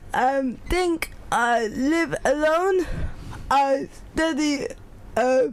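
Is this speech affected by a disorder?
Yes: cerebral palsy; cerebral palsy affecting arms and legs, cognitive function unaffected, uses a scribe for study.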